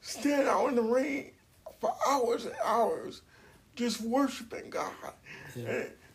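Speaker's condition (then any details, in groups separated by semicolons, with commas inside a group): Cerebral palsy; uses wheelchair, age 42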